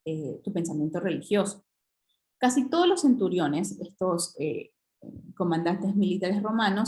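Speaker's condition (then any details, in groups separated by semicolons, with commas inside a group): No condition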